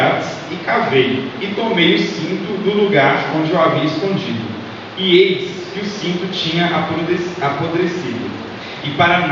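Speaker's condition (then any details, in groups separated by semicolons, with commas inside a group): No condition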